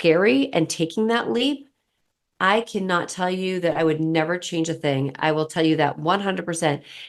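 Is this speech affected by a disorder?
No.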